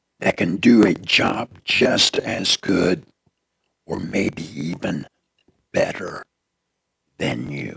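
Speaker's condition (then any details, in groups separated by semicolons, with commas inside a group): Throat cancer; tracheostomy tube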